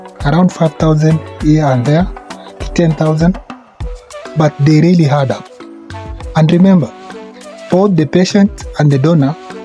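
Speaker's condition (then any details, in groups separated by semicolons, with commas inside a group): No condition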